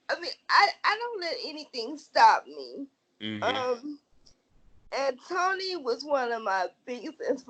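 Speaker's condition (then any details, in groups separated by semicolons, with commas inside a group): Cerebral palsy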